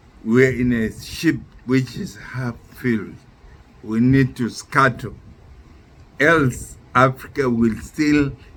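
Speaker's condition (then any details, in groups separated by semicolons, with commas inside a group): Neurological disease from torture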